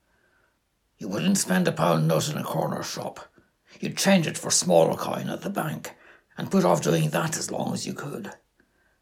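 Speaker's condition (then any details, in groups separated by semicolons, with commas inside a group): No condition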